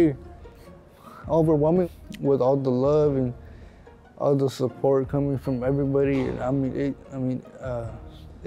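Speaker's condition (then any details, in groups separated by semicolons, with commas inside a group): Cerebral palsy; cerebral palsy, premature birth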